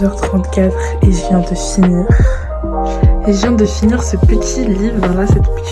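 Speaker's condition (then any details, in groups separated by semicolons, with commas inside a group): No condition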